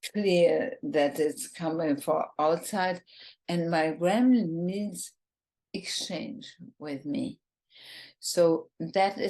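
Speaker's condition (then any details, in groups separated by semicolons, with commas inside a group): ALS, bulbar form, bulbar onset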